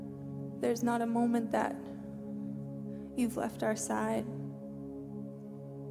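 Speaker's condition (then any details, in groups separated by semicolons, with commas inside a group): No condition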